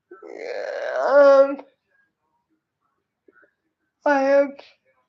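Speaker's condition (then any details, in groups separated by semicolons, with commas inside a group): Cerebral palsy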